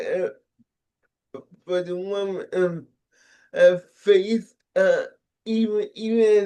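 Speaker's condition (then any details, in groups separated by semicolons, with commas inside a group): Cerebral palsy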